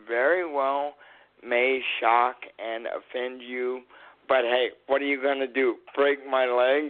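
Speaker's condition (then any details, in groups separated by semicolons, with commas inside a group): Cerebral palsy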